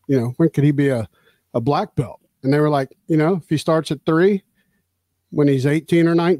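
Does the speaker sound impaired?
No.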